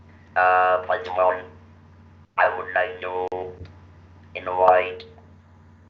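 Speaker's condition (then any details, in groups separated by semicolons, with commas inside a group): Laryngectomy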